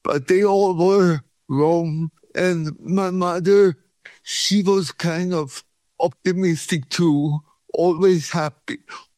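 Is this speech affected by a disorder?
Yes: cerebral palsy; muscle cramps and pain from shaking, cramp free after 5 days in Thailand, pain back within 3 days in Sweden.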